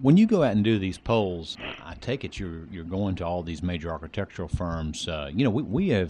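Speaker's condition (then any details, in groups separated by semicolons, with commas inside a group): No condition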